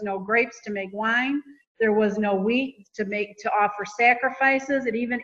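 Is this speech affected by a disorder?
No.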